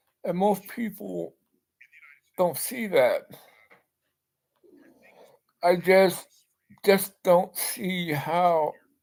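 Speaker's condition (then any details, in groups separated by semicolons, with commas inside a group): Parkinson's; speech impediment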